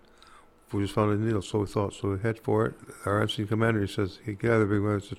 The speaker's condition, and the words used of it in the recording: Parkinson's disease. So I have a hard time walking, I have a hard time talking.